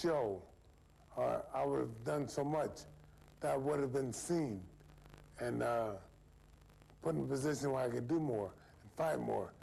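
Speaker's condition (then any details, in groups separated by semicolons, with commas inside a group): Parkinson's syndrome; sometimes slurred speech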